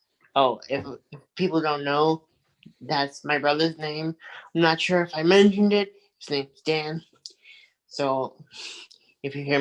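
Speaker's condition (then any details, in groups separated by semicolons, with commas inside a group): Cerebral palsy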